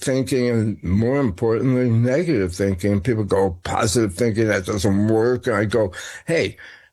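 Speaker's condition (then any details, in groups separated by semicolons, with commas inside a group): Tongue cancer; slurred speech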